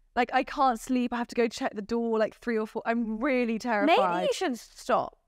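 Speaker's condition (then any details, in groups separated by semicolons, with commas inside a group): No condition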